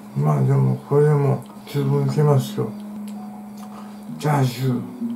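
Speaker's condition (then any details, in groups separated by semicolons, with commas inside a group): Tongue cancer, partial glossectomy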